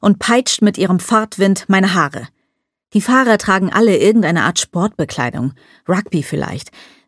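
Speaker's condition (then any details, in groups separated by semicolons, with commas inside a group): No condition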